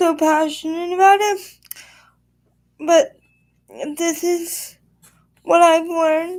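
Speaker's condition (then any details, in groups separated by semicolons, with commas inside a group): Quadriplegic spastic cerebral palsy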